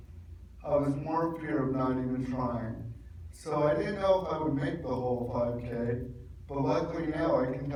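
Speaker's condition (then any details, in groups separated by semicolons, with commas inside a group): Cerebral palsy; could not really talk until age 12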